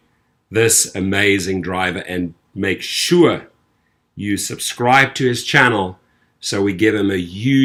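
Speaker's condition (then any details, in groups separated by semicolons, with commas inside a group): No condition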